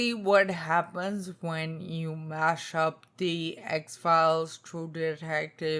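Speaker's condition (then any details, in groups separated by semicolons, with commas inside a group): Spinocerebellar ataxia type 2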